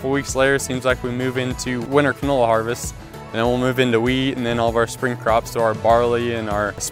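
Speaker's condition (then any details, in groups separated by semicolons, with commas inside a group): No condition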